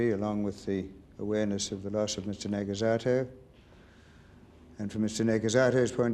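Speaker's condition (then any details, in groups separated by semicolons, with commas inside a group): No condition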